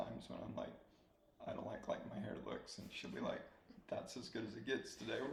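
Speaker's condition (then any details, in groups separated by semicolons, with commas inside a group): ALS; soft spoken, swallowing getting harder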